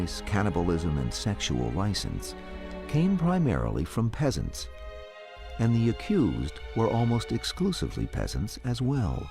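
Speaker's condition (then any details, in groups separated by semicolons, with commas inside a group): No condition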